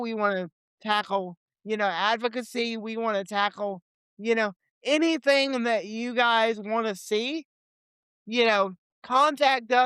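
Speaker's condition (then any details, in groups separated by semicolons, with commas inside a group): Cerebral palsy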